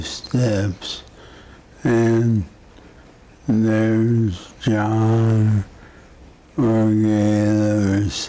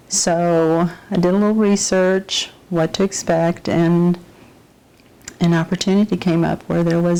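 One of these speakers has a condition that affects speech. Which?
The first: Parkinson's disease.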